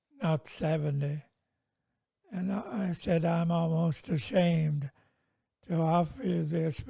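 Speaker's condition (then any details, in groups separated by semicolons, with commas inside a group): Multiple sclerosis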